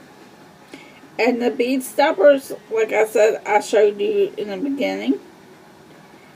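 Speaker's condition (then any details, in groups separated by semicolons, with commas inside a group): Cerebral palsy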